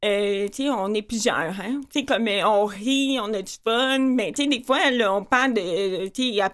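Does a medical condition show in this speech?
Yes: profound deafness with cochlear implant, congenital; born 100% deaf, cochlear implant by Dr. Ferron at Hôtel-Dieu de Québec, cochlear electrodes, external magnet; audiologist adjusts implant every 2 years, lip-reads to confirm, misses fast group talk, phone calls hard.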